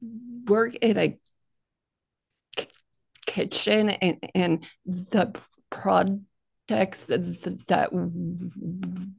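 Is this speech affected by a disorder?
Yes: stuttering; stutter since childhood, more severe when younger, quiet child avoiding speaking, NSA workshop in Fort Lauderdale; still stutters, no problems communicating at work, growing confidence; more comfortable the more people spoken to, sound repetitions; here repeated sounds, blocks.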